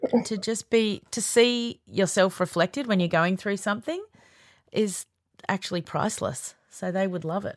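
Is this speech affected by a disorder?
No.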